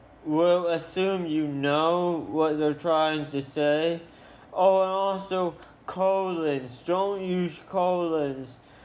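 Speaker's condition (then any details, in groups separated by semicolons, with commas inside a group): Tongue cancer surgery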